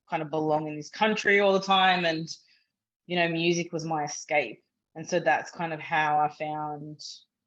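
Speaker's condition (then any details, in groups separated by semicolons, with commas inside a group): No condition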